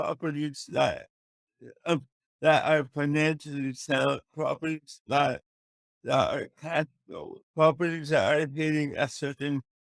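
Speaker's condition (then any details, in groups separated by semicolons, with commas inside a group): Cerebral palsy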